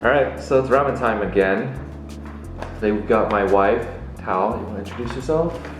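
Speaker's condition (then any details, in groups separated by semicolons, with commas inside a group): No condition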